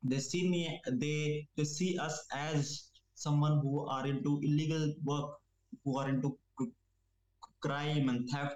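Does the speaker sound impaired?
Yes: stammering; stammering since school age; repeats initial sounds, e.g. s-s-s in start, considers self a good communicator; here repeated sounds, prolonged sounds.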